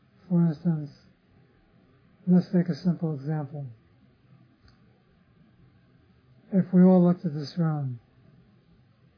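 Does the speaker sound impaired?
Yes: Parkinson's disease; others offer remedies.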